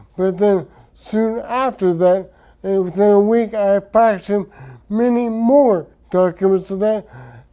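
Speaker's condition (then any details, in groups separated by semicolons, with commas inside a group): Traumatic brain injury; speech affected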